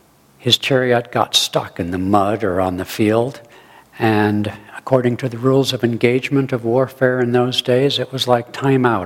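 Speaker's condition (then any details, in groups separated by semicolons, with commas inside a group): No condition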